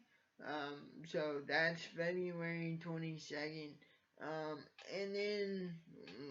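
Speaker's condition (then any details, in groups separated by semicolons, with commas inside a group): Cerebral palsy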